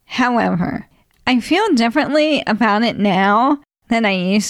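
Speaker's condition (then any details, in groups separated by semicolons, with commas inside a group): ALS; very slow progression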